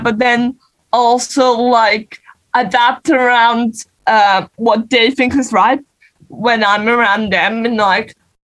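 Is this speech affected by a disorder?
Yes: cerebral palsy; non-progressive, needs change over time.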